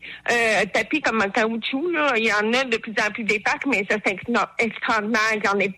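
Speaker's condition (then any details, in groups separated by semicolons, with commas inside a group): Hearing loss; hard of hearing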